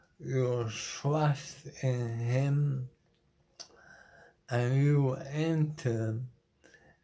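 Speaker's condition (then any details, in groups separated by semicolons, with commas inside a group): Motor neuron disease; terminal; body failing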